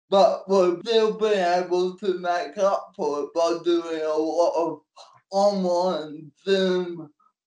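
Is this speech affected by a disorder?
Yes: cerebral palsy; NDIS support worker for transport, getting on and off stage, personal care.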